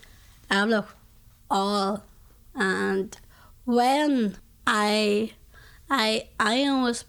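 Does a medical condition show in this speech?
Yes: Down syndrome; diagnosed by doctor, early warning she might never talk or walk; age 21; early prediction she might never talk, now speaks publicly, including at UN in Geneva.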